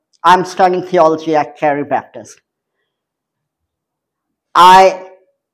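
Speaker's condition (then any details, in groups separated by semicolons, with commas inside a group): Cleft palate; speaks two or three languages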